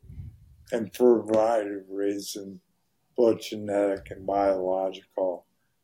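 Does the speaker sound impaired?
Yes: ALS; voice very hoarse.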